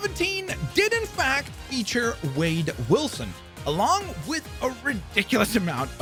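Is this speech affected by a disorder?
No.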